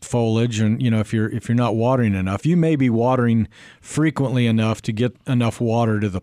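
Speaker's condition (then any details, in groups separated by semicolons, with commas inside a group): No condition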